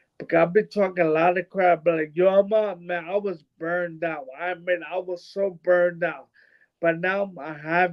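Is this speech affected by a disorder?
Yes: brain bruising; speech bad.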